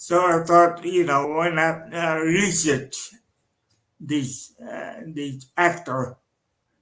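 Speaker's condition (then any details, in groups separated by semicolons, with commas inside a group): Cerebral palsy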